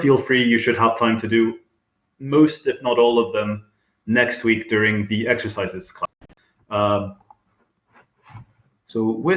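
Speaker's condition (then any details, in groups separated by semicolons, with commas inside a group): No condition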